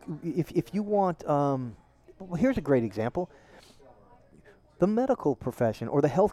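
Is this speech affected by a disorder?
No.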